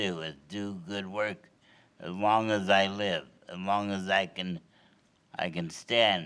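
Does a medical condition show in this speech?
Yes: cerebral palsy.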